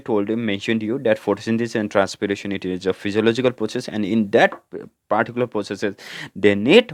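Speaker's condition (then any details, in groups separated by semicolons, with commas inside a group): No condition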